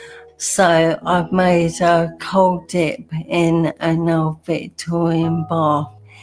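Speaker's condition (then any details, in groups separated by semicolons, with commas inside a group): Motor neuron disease; bulbar onset, speech and swallowing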